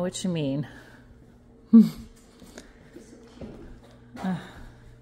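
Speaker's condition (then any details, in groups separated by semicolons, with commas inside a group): No condition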